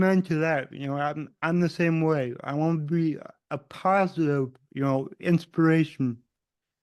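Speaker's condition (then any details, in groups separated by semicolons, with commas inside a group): Cerebral palsy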